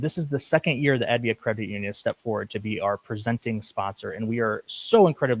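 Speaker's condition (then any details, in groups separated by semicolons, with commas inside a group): No condition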